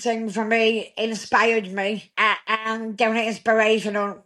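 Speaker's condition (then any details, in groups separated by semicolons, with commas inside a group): Down syndrome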